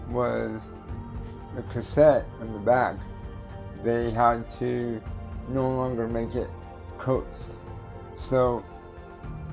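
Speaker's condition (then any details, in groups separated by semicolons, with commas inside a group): Cerebral palsy; tends to mess up words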